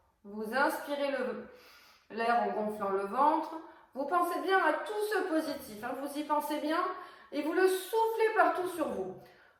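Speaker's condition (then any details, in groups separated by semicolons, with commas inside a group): No condition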